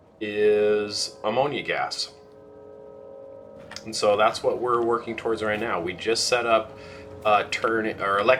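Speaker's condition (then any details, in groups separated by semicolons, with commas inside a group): No condition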